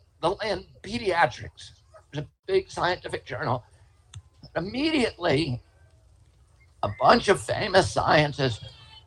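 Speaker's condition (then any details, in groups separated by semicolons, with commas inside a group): Spasmodic dystonia; formerly very strong voice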